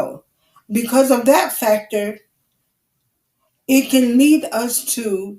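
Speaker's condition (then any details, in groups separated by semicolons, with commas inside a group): Cerebral palsy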